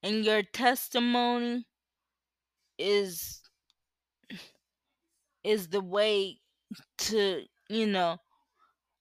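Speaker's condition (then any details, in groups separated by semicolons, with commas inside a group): Cerebral palsy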